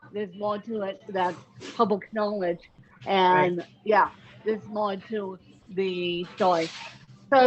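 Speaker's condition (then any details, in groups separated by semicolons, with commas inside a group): Cerebral palsy, mixed, moderate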